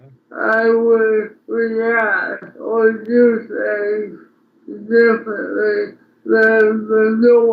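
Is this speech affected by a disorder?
Yes: speech impairment after birth surgery.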